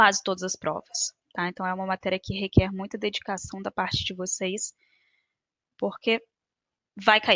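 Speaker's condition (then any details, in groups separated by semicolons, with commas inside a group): No condition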